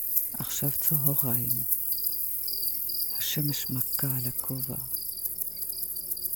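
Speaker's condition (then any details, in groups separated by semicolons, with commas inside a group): No condition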